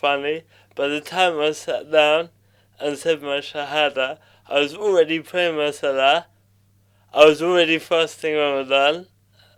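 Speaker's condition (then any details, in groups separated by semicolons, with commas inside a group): Cerebral palsy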